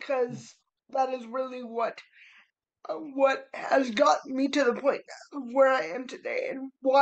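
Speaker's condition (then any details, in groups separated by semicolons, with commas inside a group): Cerebral palsy; slightly slurred, spastic vocal cords, tone of voice changes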